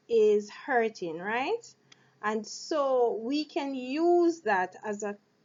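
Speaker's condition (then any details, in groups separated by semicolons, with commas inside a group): No condition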